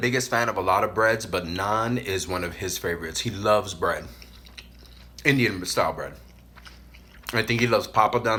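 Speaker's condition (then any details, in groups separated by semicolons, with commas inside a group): No condition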